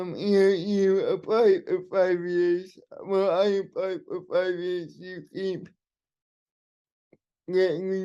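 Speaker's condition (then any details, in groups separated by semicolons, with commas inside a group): Cerebral palsy; wheelchair user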